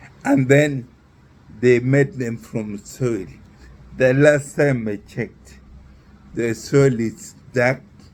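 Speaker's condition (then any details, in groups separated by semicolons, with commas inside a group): Neurological disease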